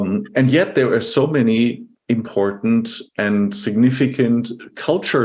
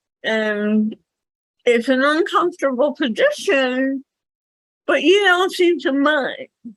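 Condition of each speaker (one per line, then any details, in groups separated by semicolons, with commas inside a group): No condition
Cerebral palsy; mainly small motor coordination; speaks better than types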